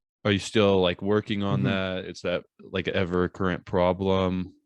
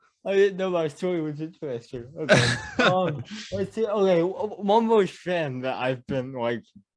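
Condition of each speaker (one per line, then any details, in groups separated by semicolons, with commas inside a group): No condition
Cerebral palsy; caused by birth trauma, spinal damage; mild; mild speech impediment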